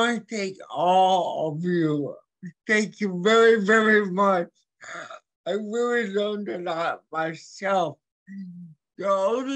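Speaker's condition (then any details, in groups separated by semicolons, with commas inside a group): Cerebral palsy; hearing impaired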